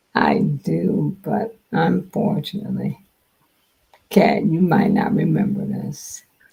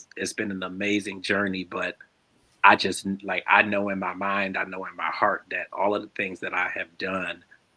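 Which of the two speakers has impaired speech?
The first: multiple sclerosis.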